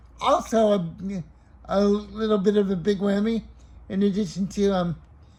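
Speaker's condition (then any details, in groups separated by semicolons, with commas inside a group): Cerebral palsy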